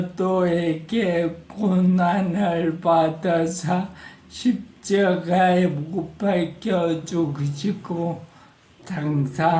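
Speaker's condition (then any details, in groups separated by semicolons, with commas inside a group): Parkinson's disease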